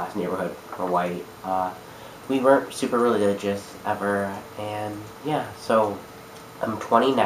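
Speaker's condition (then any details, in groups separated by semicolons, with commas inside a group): No condition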